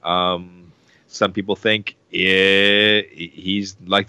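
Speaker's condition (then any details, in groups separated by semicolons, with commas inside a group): No condition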